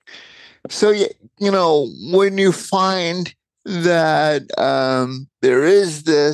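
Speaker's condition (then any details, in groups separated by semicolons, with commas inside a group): Cerebral palsy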